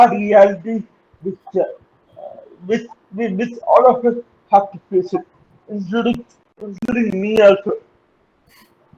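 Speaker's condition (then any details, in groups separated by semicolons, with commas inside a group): Cerebral palsy; uses wheelchair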